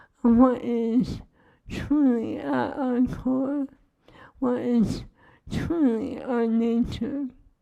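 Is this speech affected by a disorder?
Yes: ALS; cannot eat.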